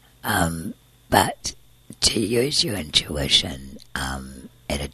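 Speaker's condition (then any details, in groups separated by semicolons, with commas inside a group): Tracheostomy and scarred vocal cord, laryngeal cysts, surgical vocal cord scarring; reinserted 18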